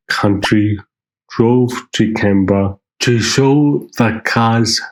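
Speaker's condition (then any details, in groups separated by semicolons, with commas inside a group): Mild cerebral palsy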